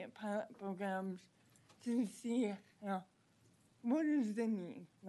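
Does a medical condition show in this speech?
Yes: cerebral palsy; present from birth.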